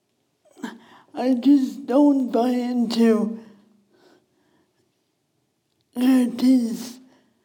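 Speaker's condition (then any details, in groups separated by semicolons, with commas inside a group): Speech impediment; wheelchair user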